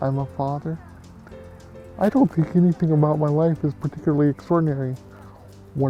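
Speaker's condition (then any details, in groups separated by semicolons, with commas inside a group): Cerebral palsy; from birth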